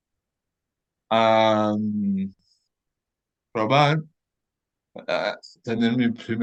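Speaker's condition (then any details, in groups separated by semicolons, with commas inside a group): Cerebral palsy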